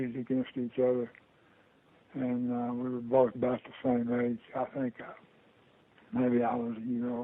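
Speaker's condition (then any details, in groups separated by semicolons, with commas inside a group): Parkinson's disease; diagnosed about two years ago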